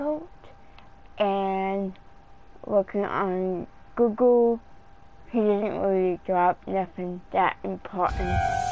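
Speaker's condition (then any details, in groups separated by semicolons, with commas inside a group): Cerebral palsy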